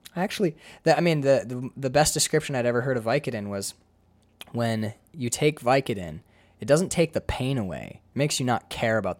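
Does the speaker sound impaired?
No.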